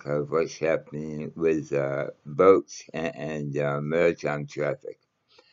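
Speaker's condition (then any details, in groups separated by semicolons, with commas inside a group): Mouth cancer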